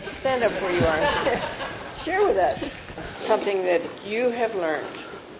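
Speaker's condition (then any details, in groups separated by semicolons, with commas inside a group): No condition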